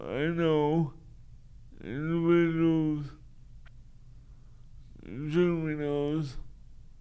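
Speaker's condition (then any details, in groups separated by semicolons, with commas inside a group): Cerebral palsy; limited use of arms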